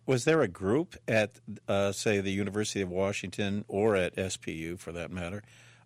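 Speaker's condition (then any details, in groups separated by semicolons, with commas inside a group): No condition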